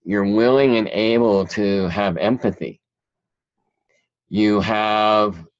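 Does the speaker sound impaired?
Yes: cleft palate; present since childhood.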